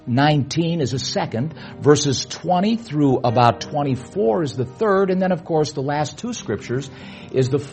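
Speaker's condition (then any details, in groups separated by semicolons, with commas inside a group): No condition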